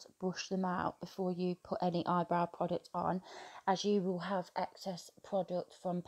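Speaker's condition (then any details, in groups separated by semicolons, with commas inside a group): No condition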